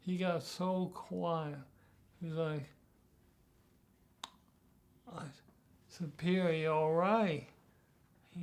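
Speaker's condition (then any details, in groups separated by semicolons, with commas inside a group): Parkinson's disease; strong voice, sings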